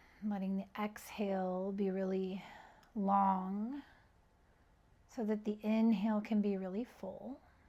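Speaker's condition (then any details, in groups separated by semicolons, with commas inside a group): No condition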